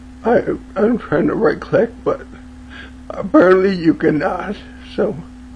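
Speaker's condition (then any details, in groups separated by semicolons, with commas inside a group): Cerebellar ataxia from brain tumour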